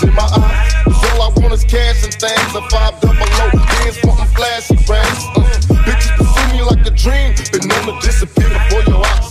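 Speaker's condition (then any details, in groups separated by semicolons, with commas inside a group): No condition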